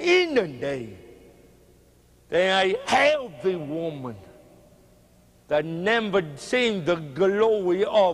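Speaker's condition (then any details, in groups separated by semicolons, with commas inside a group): Cerebral palsy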